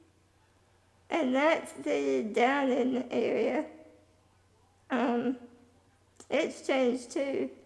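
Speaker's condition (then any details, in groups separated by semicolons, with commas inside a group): Spinal muscular atrophy type 2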